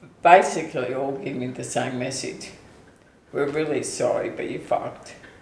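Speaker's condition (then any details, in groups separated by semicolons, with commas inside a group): ALS/MND; onset foot drop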